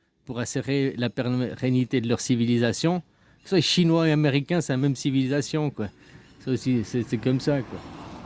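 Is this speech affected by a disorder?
No.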